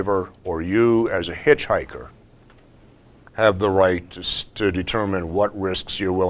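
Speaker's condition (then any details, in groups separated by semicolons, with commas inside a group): No condition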